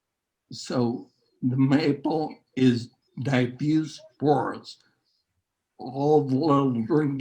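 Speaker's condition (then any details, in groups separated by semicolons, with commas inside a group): Neurological disease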